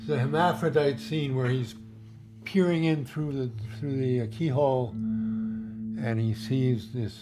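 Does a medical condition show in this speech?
Yes: Parkinson's disease; tremor-predominant, diagnosed some time ago, deep brain stimulation surgery, brain electrodes with battery pack.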